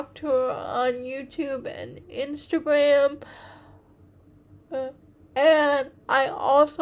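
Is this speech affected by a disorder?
Yes: cerebral palsy; uses wheelchair.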